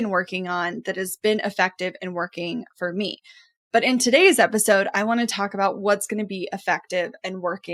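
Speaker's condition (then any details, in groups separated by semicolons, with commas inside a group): No condition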